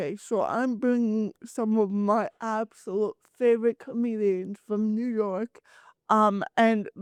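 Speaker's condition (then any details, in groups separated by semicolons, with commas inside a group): Cerebral palsy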